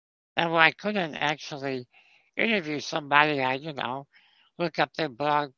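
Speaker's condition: Spinal muscular atrophy type 2; about 60 years since onset, uses Dragon voice to text

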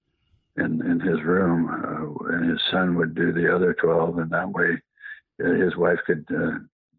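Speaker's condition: Parkinson's disease

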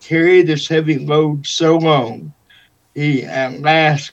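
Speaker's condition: Cerebral palsy; wheelchair user

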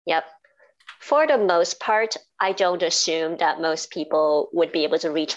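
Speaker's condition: Cleft palate and cleft lip; formerly very difficult to speak properly, teachers could not hear speech in class, now clear

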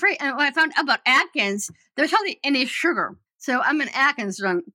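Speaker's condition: Down syndrome; developmental disability

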